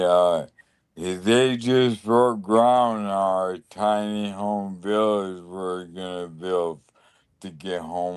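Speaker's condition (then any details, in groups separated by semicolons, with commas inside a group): ALS; one leg affected, leg brace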